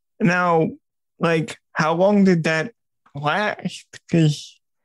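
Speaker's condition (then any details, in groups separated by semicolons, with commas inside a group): Cerebral palsy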